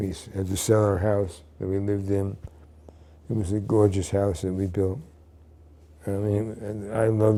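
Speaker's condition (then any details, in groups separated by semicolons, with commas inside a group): Parkinson's disease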